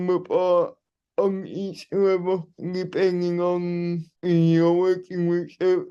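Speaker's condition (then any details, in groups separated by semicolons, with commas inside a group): Cerebral palsy; speech impairment, noticeable to listeners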